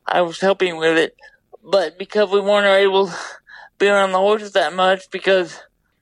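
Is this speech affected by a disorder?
Yes: double hemiplegia cerebral palsy; right side weaker than left, left brain involvement, horse therapy since age 5.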